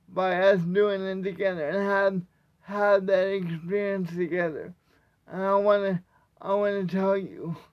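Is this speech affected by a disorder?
Yes: cerebral palsy; wheelchair user.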